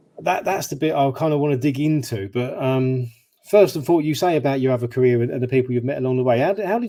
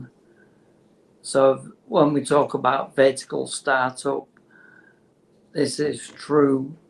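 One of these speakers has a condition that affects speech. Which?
The second: motor neurone disease; terminal, no cure; diagnosed within last two years, early stage.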